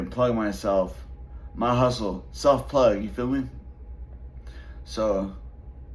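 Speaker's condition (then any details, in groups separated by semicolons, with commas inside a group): Traumatic brain injury; relearned talking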